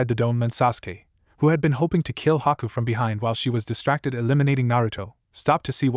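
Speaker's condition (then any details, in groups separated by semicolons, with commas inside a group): No condition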